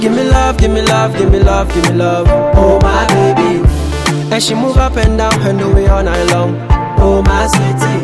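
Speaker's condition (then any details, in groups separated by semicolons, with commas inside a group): No condition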